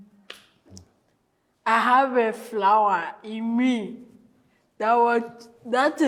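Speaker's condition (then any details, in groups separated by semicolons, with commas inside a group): Cerebral palsy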